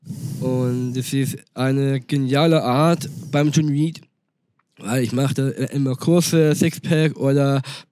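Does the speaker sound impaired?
Yes: Down syndrome; speaks German and fluent English, had tutoring to practise speaking German.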